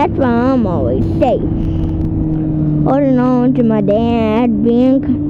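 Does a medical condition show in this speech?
Yes: cerebral palsy; affects legs; age 8, leg surgery upcoming, wheelchair planned.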